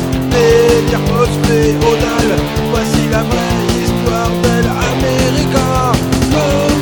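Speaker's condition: No condition

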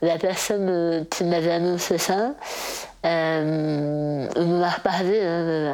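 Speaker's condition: Total glossectomy; base of tongue cancer, flap necrosis, ventilator via tracheostomy, temporary laryngectomy, nasogastric tube; voice deeper before diagnosis, incomprehensible after surgery, intensive speech therapy at CRIL, sister understood

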